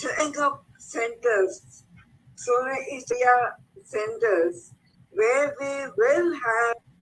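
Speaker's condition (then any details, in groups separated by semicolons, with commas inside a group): Cerebral palsy; speech affected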